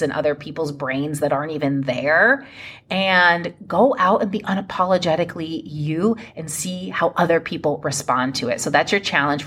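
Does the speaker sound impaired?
No.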